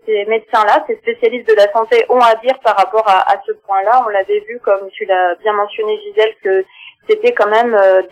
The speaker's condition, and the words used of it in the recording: No condition.